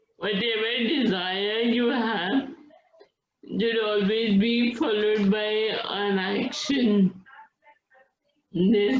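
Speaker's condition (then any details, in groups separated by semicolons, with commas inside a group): Friedreich's ataxia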